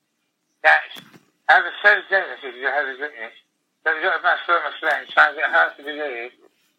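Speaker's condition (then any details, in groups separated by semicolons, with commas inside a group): Tongue cancer, glossectomy, most of tongue removed; terminal, sent home to die after 2 weeks in hospice, pain under control, noisy machine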